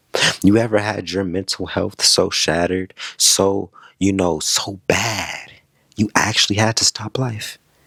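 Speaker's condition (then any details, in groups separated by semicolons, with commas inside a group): No condition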